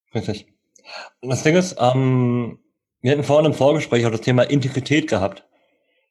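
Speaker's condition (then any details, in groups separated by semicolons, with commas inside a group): Cleft lip and palate, cleft lip, jaw and palate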